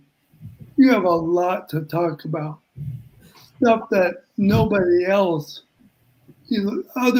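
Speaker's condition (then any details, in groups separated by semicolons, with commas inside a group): ALS; mainly affects voice and breathing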